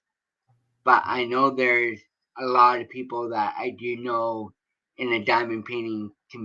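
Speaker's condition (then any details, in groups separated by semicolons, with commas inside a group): Cerebral palsy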